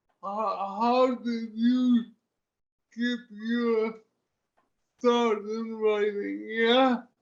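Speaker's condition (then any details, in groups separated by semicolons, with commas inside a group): Cerebral palsy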